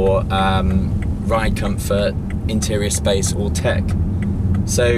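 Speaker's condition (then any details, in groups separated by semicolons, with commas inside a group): No condition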